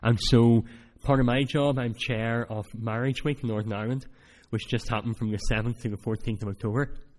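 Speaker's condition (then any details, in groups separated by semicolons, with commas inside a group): Cleft palate; cleft palate since childhood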